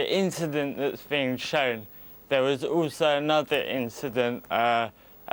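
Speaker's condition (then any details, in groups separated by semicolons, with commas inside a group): Cerebral palsy; uses wheelchair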